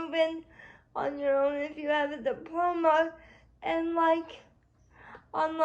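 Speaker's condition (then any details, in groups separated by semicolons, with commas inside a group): Cerebral palsy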